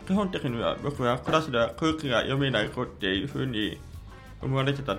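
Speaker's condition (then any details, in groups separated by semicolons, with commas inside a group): Hearing impairment, grade 2; congenital hearing impairment, lip reading, hard-of-hearing class in elementary school; after Hyper Genius method training, follows group conversation to some extent; communicates by spoken language, not sign language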